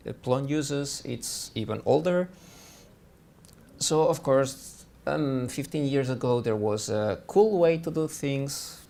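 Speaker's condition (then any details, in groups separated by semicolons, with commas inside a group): No condition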